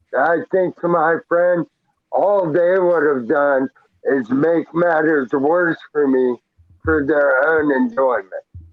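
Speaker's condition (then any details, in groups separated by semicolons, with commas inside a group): Traumatic brain injury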